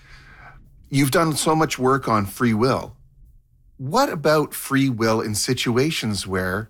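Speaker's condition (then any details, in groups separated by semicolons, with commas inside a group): No condition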